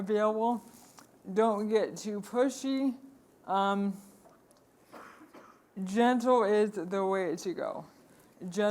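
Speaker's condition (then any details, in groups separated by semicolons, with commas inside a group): ALS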